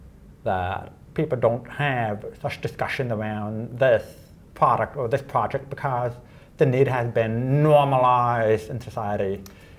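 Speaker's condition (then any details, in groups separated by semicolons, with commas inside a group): Deafness; unable to make phone calls unaided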